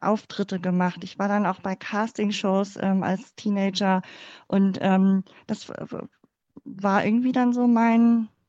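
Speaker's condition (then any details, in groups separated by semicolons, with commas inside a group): Cleft palate; congenital, born in former GDR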